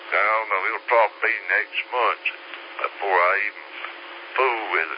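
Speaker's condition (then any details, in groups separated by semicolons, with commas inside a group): Slurred speech; stroke 3 years ago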